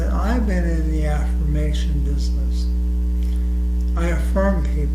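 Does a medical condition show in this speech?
Yes: ALS.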